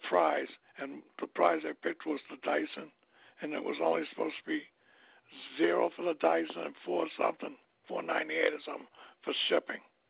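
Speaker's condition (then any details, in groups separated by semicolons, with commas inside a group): Stroke; hard time talking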